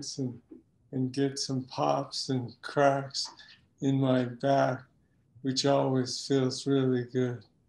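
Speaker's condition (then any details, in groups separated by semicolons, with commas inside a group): Parkinson's disease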